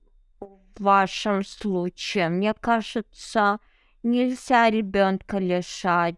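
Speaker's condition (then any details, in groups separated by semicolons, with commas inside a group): Cerebral palsy; no wheelchair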